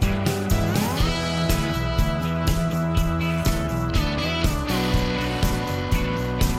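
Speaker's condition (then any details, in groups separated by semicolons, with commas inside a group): No condition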